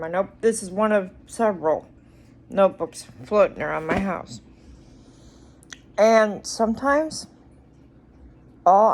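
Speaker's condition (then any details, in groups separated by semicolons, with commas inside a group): Cerebral palsy; speech noticeably atypical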